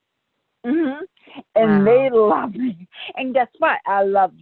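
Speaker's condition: Brain aneurysm rupture; sudden ruptured brain aneurysm, coma afterward, relearned walking and talking, balance issues, physical therapy; sounds different than before, speech leads people to think deaf

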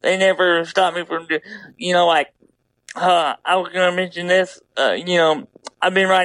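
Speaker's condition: Double hemiplegia cerebral palsy

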